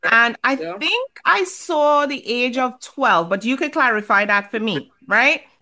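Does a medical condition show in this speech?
No.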